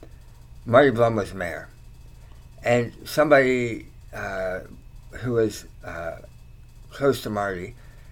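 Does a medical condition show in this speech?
Yes: tongue cancer surgery; radiation.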